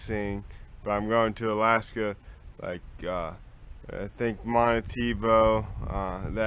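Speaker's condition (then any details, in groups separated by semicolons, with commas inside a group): Cerebral palsy; spastic, affects walking and legs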